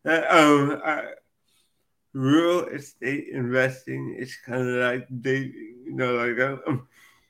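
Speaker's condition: Cerebral palsy; from birth

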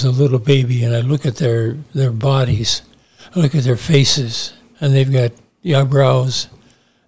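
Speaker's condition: Parkinson's disease; early loss of smell, weak shoulder, little tremor, slightly unstable on feet, subdued gestures and movements; about 15 years since diagnosis, on medication, regular exercise including boxing, cycling, weights, walking

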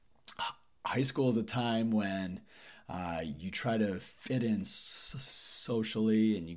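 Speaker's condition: Stutter; stutter since birth, brain-to-mouth speech timing, incurable, noticed age 5, therapy age 5 through high school; ongoing stutter, fluency varies day to day, some bad days; still difficulty with hard l sounds, sometimes fluent, sometimes struggles to speak; prolonged sounds

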